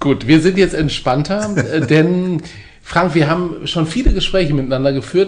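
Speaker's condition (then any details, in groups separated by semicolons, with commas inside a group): No condition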